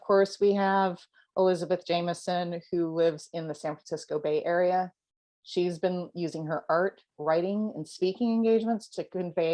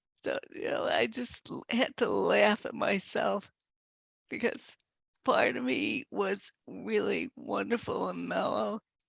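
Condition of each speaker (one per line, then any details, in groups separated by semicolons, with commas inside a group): No condition
Multiple sclerosis; progressive form, quadriplegic, wheelchair user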